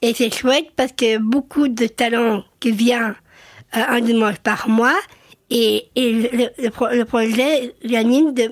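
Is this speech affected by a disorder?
Yes: Down syndrome (trisomy 21); genetic chromosome 21 anomaly, present from birth, intellectual disability, developmental delay; age 34.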